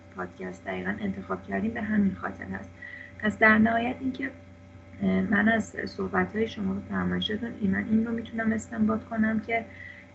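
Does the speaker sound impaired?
No.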